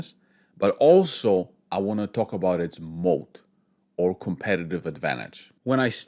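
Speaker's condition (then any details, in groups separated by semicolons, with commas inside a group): No condition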